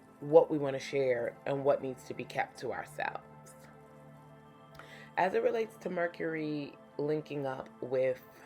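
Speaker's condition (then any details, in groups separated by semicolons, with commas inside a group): No condition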